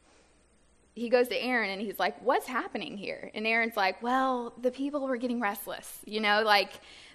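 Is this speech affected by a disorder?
No.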